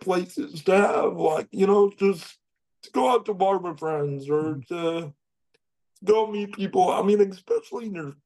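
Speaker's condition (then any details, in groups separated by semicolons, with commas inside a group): Cerebral palsy; able to speak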